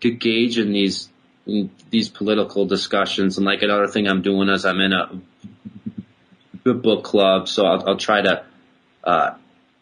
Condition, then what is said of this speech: Stuttering. I know that if someone were to hear me for the first time ever talk, they'd be like, whoa, that dude stutters a lot.